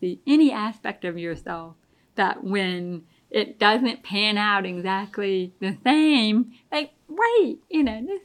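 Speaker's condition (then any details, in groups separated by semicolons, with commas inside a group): Deafness; relies on hearing aids and lip reading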